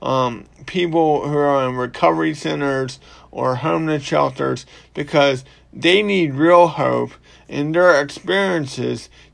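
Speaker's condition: Cerebral palsy; ongoing, not healed

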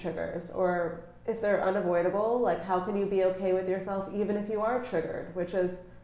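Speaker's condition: No condition

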